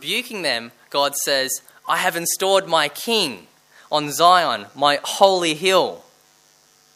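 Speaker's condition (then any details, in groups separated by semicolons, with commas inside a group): No condition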